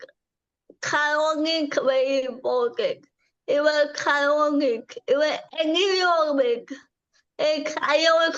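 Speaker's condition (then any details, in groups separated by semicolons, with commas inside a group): Cerebral palsy; from birth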